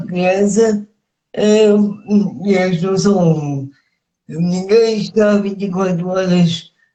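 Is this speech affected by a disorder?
Yes: cerebral palsy; speech affected.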